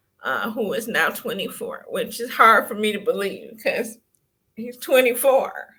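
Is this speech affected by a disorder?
Yes: cerebral palsy.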